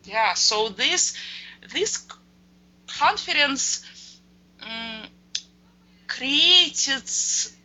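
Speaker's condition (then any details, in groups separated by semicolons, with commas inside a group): Stuttering; recently attained a great deal of fluency; still stutters, talks fluently in many situations; repeated words, blocks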